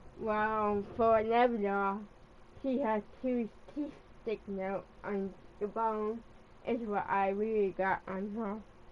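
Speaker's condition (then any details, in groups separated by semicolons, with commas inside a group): Cerebral palsy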